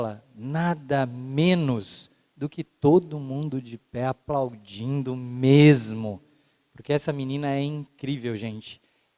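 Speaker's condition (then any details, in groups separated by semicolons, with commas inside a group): No condition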